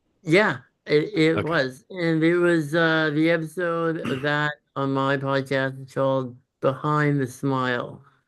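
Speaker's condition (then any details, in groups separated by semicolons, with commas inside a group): Congenital muscular dystrophy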